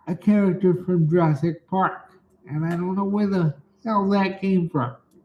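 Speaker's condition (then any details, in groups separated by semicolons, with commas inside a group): Cerebral palsy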